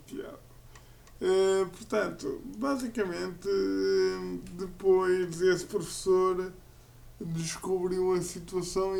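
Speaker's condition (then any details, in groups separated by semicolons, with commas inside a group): Cerebral palsy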